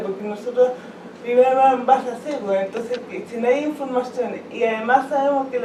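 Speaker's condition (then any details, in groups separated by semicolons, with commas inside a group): Cerebral palsy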